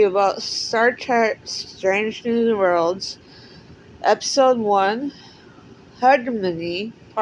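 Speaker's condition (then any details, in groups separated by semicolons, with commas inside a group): Cerebral palsy; speaks differently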